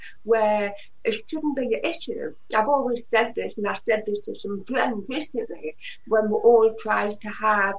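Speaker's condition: Usher syndrome (deafblindness), profoundly deaf since birth; genetic, progressive, profoundly deaf from birth, tunnel vision noticed at age 9, cochlear implants after 30 years

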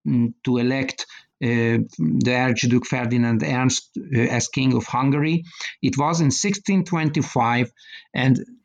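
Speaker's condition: No condition

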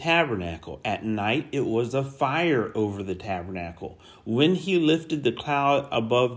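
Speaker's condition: No condition

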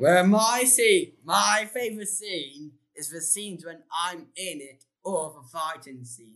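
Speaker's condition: Down syndrome

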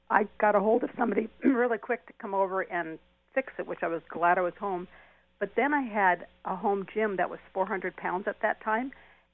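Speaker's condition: No condition

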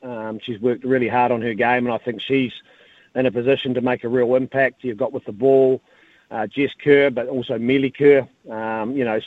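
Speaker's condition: No condition

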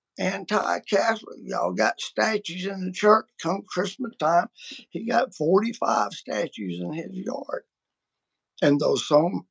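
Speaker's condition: Vocal cord surgery; including laser treatment

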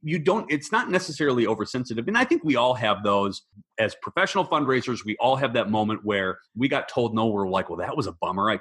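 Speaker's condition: No condition

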